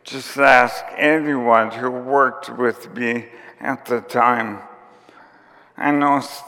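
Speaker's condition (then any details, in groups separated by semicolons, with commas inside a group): ALS; onset with tiredness and clumsiness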